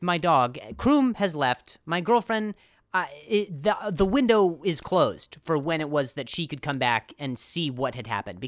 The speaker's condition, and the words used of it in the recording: Stuttering. Sorry. Stuttered out. So then Mel comes back, and she's old.